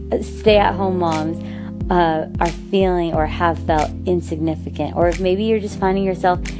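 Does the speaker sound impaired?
No.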